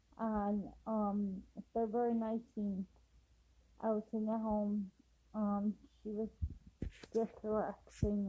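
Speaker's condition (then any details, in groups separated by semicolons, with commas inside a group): Cerebral palsy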